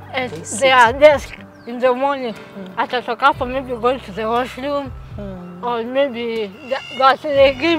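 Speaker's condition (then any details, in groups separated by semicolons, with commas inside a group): Cerebral palsy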